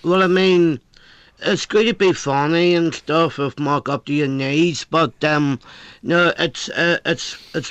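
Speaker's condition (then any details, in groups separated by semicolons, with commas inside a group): Down syndrome; present from birth; doctor predicted at about 18 months never to speak, now speaks for himself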